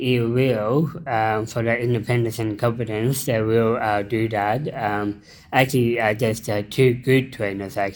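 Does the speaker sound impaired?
Yes: Down syndrome; intellectual disability.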